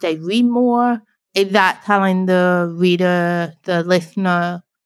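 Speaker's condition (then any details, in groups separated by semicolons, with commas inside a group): Deafblind, born deaf; narrowed visual field; can speak, signing easier than speaking English in videos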